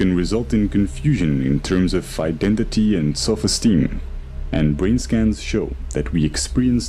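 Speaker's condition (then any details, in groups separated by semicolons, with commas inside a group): No condition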